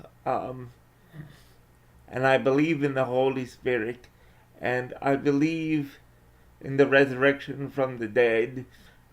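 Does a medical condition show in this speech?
Yes: cerebral palsy.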